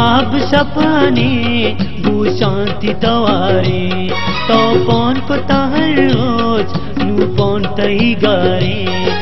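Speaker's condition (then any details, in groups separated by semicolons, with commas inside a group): No condition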